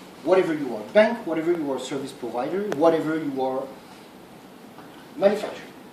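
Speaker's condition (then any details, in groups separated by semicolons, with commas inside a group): No condition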